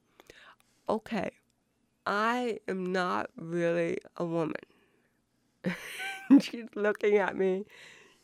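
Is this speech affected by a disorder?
Yes: cerebral palsy; grammatically correct.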